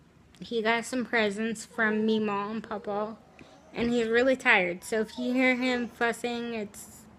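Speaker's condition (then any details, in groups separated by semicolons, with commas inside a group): Cerebral palsy, spastic, severe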